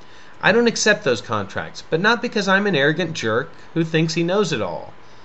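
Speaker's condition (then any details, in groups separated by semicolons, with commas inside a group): No condition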